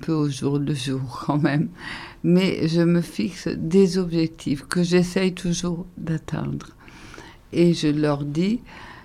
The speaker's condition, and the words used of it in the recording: ALS (motor neuron disease). Je me rends compte que mon souffle, ma respiration me joue vraiment des tours.